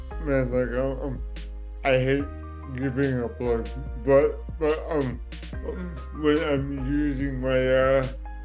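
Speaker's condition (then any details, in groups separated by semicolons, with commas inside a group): Cerebral palsy; from birth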